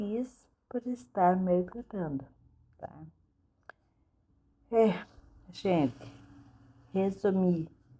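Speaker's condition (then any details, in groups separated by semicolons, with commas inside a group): Cerebellar ataxia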